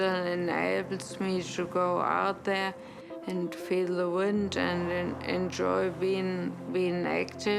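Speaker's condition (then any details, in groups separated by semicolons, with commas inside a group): Traumatic brain injury, severe; speech affected, speaking again despite expectations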